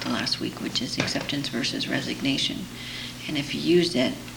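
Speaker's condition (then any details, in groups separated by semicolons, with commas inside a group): No condition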